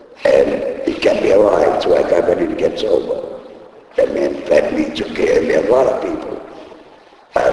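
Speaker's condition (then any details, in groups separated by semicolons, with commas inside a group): Laryngectomy; voice first lost at racetrack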